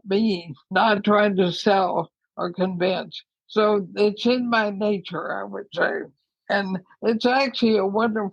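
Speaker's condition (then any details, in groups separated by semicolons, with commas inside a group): ALS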